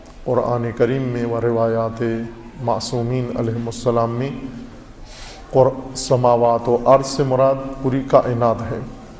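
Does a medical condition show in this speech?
No.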